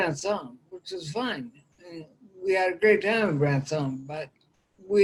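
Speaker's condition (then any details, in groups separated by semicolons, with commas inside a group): Ataxia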